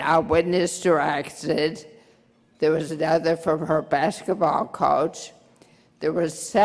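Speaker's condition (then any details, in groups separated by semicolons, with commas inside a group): Brain injury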